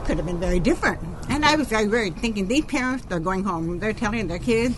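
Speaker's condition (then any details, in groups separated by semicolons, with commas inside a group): Deafness, profound, genetic, severe; cochlear implants for a couple of years, bypass damaged nerve, formerly hearing aids, groups still hard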